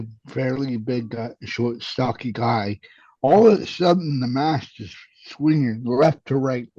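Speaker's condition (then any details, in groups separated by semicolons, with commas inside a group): Cerebral palsy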